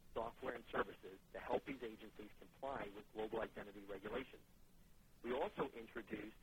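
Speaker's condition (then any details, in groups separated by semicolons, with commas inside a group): No condition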